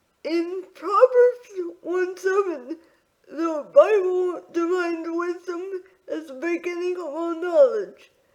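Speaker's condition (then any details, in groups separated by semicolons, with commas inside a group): Quadriplegic cerebral palsy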